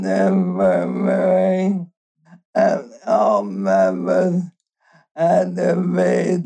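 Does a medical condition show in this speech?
Yes: ALS; communicates softly, Tobii Dynavox translates words, host repeats and sometimes reads words.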